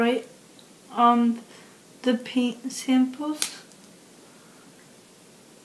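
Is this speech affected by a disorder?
Yes: cerebral palsy.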